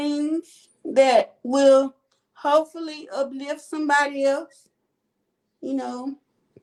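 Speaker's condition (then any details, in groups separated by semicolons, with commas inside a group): Cerebral palsy; quadriplegic type, all four limbs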